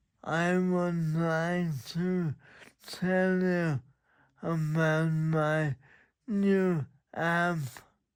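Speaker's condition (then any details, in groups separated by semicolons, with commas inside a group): Motor neurone disease; speech declining 2-3 years, uses voice clone, slow typing; speech faded, hard to understand, speech recognition fails, worsening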